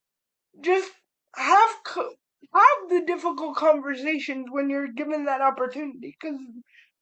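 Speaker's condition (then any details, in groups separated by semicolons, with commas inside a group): Cerebral palsy; spastic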